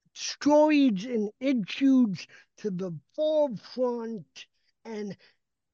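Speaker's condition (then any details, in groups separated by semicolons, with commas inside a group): Cerebral palsy; developmental disability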